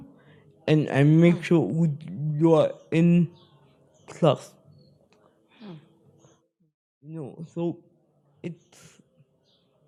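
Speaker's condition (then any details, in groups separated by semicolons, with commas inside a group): Spastic cerebral palsy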